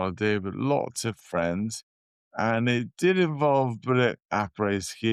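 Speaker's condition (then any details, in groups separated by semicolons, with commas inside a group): Motor neurone disease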